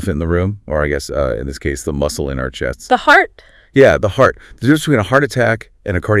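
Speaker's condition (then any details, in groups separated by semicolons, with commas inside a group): No condition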